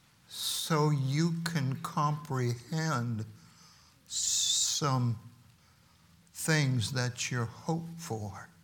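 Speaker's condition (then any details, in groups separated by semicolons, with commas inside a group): Stuttering; speaks slowly by necessity, stuttering can stop speech, takes slow breath, slightly changes voice; prolonged sounds, blocks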